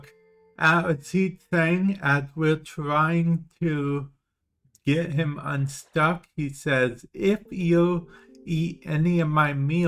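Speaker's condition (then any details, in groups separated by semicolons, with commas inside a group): Cerebral palsy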